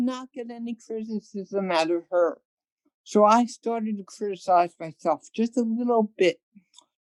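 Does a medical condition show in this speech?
Yes: cerebral palsy; from birth, hearing loss.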